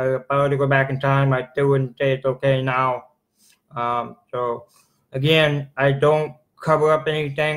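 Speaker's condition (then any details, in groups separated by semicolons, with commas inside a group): Cerebral palsy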